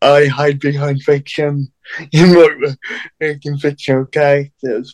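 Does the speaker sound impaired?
Yes: cerebral palsy; different form from co-guest Bradleigh's.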